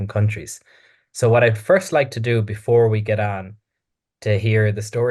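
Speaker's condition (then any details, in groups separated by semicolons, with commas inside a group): No condition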